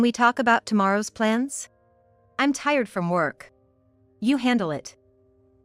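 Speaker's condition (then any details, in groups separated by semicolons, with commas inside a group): No condition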